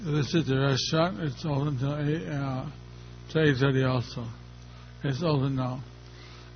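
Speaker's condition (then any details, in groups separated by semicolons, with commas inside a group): Stroke; not so easy to speak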